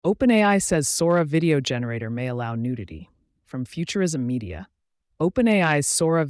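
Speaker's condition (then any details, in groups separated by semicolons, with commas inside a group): No condition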